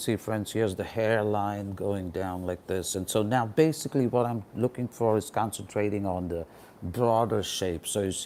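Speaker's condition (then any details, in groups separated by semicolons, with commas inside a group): No condition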